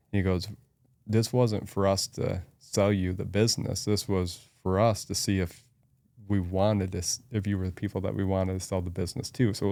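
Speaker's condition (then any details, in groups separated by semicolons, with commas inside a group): No condition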